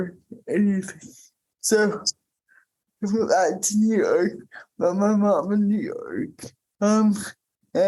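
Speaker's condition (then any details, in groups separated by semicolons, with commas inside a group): Cerebral palsy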